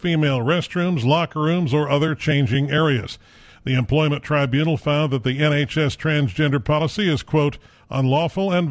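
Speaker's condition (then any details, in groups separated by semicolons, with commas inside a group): No condition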